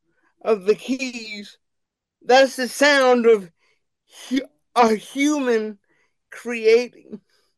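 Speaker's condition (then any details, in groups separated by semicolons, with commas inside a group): Cerebral palsy; wheelchair bound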